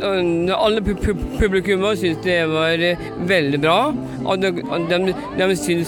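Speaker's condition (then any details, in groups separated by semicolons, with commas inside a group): Down syndrome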